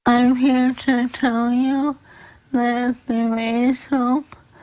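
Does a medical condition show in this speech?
Yes: ALS; cause attributed to bacterial infection, treated; still able to speak.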